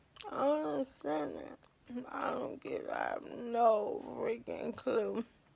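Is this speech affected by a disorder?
Yes: ALS; affects hands.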